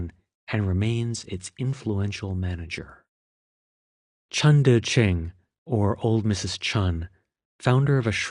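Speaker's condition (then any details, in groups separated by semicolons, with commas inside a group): No condition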